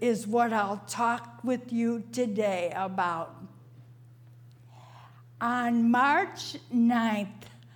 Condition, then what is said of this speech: Stroke. My memory and speech have also been critically affected.